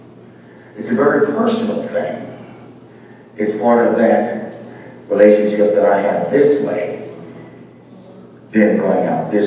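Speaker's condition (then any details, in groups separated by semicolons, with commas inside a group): No condition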